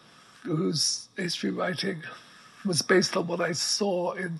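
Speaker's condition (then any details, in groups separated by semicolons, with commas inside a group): ALS; progressive neuromuscular illness, effectively quadriplegic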